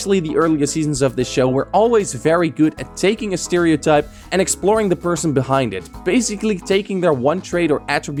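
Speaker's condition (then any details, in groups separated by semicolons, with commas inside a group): No condition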